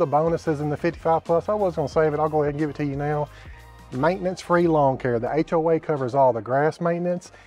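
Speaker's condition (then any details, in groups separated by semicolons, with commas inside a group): No condition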